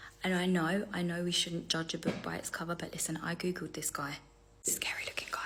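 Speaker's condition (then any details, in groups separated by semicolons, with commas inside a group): No condition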